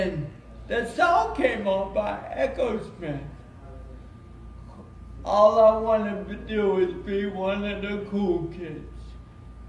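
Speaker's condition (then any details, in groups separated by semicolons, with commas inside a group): Cerebral palsy; since birth, brain damage at birth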